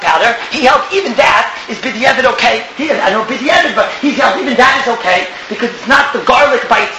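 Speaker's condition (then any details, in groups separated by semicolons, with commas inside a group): No condition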